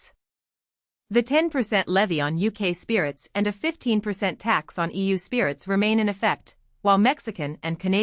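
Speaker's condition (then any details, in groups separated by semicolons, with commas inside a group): No condition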